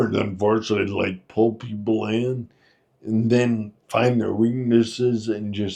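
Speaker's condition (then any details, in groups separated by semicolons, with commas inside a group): Friedreich's ataxia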